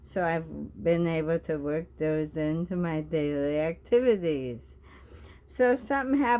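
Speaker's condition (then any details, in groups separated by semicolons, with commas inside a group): Bulbar ALS, bulbar onset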